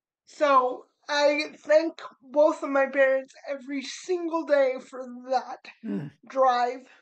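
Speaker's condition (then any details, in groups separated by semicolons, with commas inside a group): Cerebral palsy; spastic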